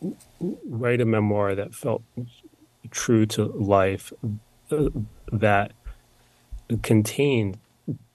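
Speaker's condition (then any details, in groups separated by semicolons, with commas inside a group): Stutter; long hidden; still stutters, no cure; blocking, no stuttering when singing; blocks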